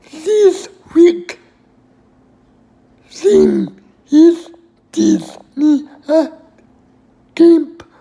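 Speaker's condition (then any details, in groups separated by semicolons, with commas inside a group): Cerebral palsy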